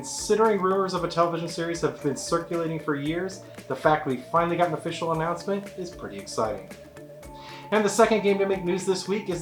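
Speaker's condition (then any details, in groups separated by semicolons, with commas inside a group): No condition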